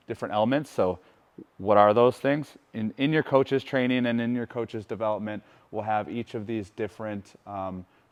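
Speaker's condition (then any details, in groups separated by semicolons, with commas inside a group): No condition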